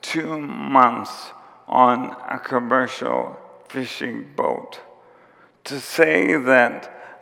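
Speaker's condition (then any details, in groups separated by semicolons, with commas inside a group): ALS; onset with tiredness and clumsiness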